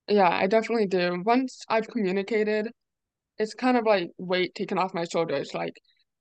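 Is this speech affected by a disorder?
Yes: deafness; deaf or hard of hearing, relies on starter hand signals and strobe start lights at meets.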